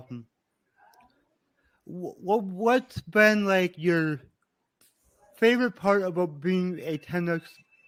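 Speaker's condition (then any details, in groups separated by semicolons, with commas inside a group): Cerebral palsy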